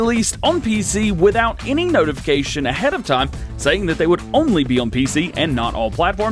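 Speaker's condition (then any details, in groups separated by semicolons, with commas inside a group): No condition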